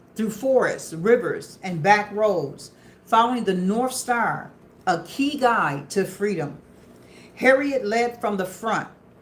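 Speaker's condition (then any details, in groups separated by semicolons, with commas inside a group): No condition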